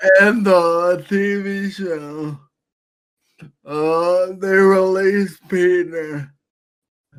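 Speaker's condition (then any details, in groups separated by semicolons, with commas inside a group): Friedreich's ataxia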